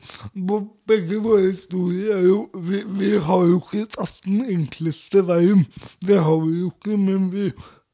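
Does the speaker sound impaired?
Yes: cerebral palsy; often mistaken for being drunk even when sober.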